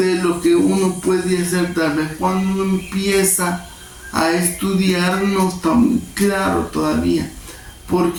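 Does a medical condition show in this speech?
Yes: cerebral palsy.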